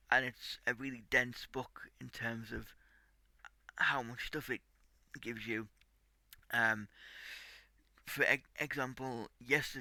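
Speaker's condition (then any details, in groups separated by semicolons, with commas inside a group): Cerebral palsy; tight muscles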